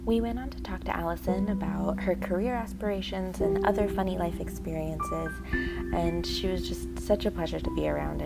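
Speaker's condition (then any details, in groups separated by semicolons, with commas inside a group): No condition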